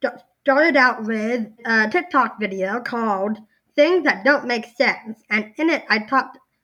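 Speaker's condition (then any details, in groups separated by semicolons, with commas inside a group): Down syndrome; congenital, since birth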